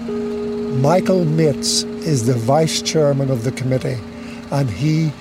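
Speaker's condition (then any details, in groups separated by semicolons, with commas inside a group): No condition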